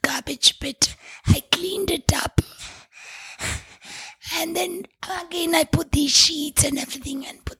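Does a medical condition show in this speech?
Yes: tracheostomy, vocal cords permanently constricted from smoke inhalation; Carlton Towers fire Bangalore, 12 years ago, multiple failed surgeries; breathes through tracheostomy tube in larynx, tube changed every 4 months permanently; must block tube hole with finger to be audible, former voice lost, voice called unforgettable.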